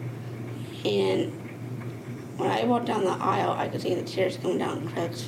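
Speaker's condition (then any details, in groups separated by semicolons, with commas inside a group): Down syndrome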